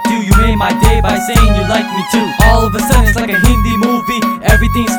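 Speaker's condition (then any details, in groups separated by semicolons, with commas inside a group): No condition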